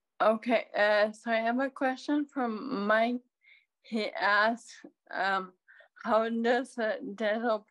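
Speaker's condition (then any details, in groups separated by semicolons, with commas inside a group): Friedreich's ataxia; diagnosed 15 years ago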